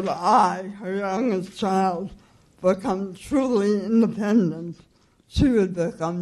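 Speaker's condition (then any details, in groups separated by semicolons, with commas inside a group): Cerebral palsy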